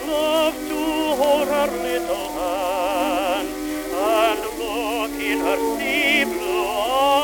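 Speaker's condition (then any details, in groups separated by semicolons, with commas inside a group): No condition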